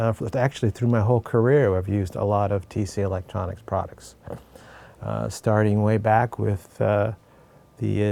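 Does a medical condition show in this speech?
No.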